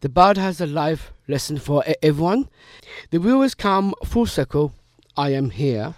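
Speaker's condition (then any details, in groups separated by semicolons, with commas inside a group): Down syndrome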